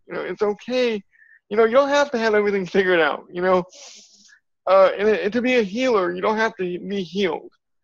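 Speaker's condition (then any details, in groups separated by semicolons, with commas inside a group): Cerebral palsy; from birth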